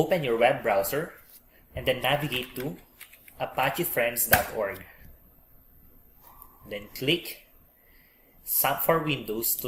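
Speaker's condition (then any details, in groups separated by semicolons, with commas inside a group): No condition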